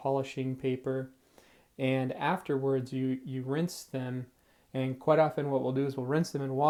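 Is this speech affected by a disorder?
No.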